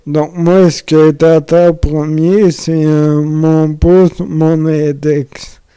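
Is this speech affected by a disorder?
Yes: amyotrophic lateral sclerosis.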